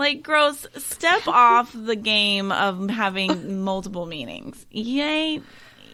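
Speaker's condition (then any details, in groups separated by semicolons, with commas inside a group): No condition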